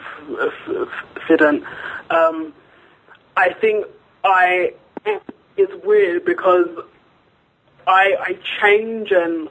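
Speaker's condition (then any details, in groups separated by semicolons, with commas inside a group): Stuttering; onset age four or five per sister, both parents and brother stuttered, long covert, tried neuro-linguistic programming; openly stuttering nearly a year and a half, since a stutter talk YouTube video; stutter impossible to hide, once stuttered badly and uncontrolled with dry mouth; repeated words, prolonged sounds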